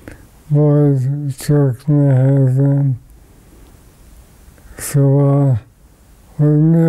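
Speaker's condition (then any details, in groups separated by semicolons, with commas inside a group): ALS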